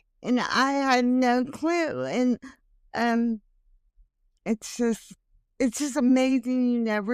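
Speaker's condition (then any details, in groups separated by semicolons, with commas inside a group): Hemiplegic cerebral palsy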